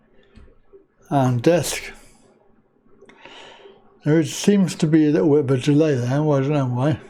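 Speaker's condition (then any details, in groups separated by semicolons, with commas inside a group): Cerebral palsy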